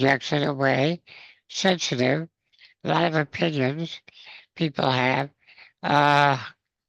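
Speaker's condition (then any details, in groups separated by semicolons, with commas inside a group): Spinal muscular atrophy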